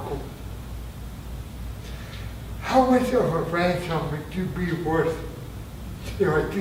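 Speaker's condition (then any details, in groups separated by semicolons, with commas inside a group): Traumatic brain injury; near-fatal injury; survived and recovered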